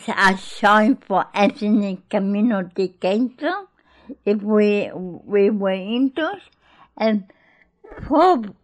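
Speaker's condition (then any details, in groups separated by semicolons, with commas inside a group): Cerebral palsy; unable to move without some support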